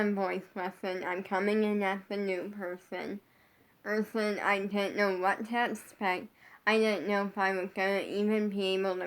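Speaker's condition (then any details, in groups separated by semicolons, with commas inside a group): Brain injury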